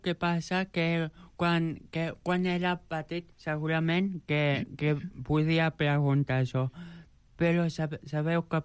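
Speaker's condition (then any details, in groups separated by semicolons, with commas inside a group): Joubert syndrome; age 29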